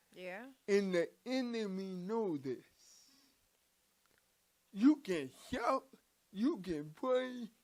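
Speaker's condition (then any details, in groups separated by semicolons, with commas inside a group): Cerebral palsy; from birth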